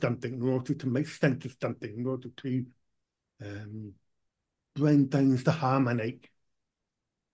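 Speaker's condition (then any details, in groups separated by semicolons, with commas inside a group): Profound deafness, born profoundly deaf, cochlear implant; cochlear implant one ear after ear problem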